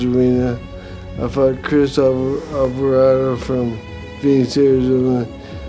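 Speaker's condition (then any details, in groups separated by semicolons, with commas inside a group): Brain injury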